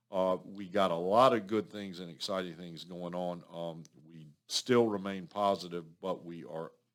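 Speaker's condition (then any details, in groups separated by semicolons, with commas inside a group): No condition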